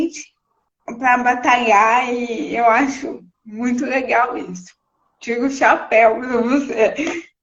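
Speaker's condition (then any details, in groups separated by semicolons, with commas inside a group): Cerebral palsy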